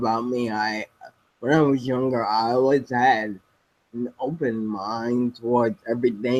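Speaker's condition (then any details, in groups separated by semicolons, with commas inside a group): Spinocerebellar ataxia type 7, SCA7; speech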